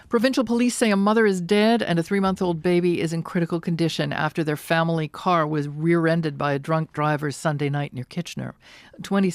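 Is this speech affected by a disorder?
No.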